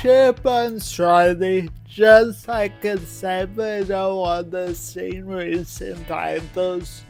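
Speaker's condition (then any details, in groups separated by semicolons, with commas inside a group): Cerebral palsy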